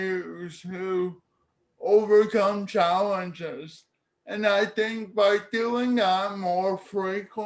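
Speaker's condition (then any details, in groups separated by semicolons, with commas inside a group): Cerebral palsy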